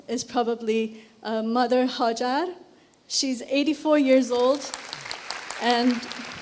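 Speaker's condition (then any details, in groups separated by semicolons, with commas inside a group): No condition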